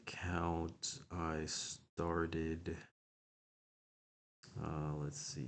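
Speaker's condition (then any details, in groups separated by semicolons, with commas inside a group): No condition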